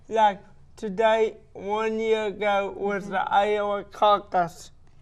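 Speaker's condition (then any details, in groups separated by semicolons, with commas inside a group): Cerebral palsy; caused by accident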